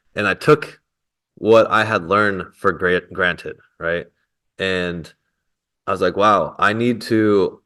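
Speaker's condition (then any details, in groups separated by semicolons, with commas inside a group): No condition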